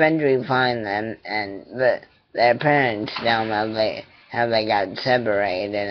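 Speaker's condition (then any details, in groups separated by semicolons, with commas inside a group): Cerebral palsy; attending therapy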